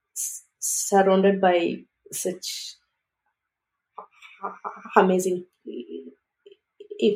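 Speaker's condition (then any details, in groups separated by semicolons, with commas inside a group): Stuttering; stuttering since about age 3, grew up in India speaking Telugu, English and Hindi; variable, some days fluent even in stand-up meetings, other days hard to get words out; blocks and pauses, hard syllables and phonics trigger blocks, nervous in groups; blocks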